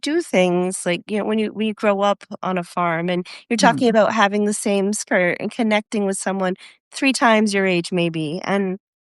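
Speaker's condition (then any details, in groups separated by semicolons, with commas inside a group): No condition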